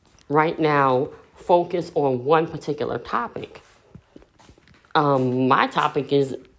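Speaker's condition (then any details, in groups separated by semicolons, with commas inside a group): Cleft lip and palate; congenital cleft lip and palate, surgically repaired; cleft lip and palate partly affects how speech sounds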